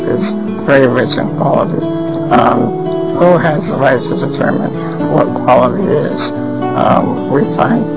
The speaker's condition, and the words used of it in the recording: Spinal muscular atrophy. I'm really dependent upon my voice for everything now.